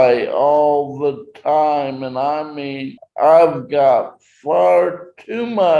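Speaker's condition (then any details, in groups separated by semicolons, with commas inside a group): Traumatic brain injury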